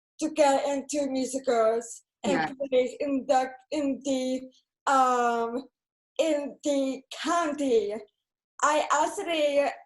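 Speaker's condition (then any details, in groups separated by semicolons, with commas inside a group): Cerebral palsy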